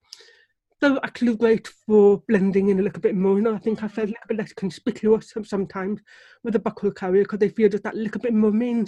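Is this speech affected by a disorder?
Yes: deafness; relies on lip reading.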